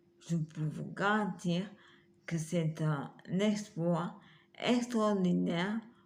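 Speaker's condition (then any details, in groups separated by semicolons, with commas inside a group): Multiple sclerosis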